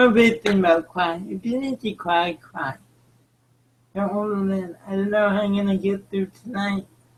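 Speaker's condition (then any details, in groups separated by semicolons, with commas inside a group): Cerebral palsy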